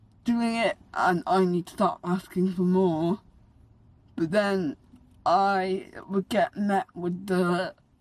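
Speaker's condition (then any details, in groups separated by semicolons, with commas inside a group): Cerebral palsy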